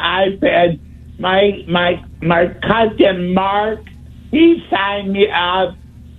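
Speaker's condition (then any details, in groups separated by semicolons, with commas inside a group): Speech impediment; tries to talk really clearly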